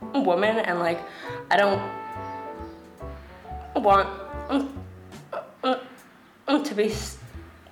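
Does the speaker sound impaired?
Yes: stutter; stutter since childhood, avoided oral communication in earlier life; speaks with audible stutter in this recording; often stutters over own name, listeners think name forgotten, listeners may need time to adjust; here prolonged sounds, blocks.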